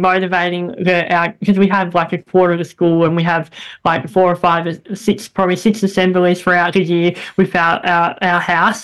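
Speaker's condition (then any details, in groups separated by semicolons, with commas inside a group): Bilateral cleft lip and palate; as child hard to understand, squeaky, very airy, nasal voice, speech hindered drama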